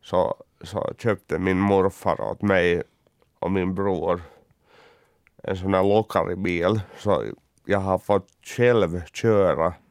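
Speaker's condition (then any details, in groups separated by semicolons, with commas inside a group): Cerebral palsy; uses wheelchair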